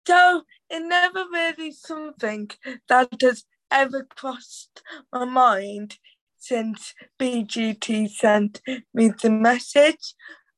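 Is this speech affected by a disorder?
Yes: cerebral palsy; teenager; cerebral palsy voice harder to understand, Black Country accent, needs extra time to get words out.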